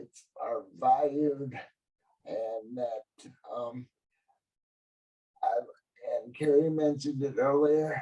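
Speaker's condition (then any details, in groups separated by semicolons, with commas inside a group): Cerebral palsy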